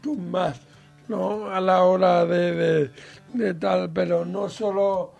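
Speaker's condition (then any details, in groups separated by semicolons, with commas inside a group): Cerebral palsy; mild, lesser degree of disability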